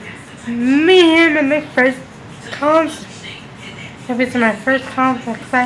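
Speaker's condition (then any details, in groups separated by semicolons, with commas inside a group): Cerebral palsy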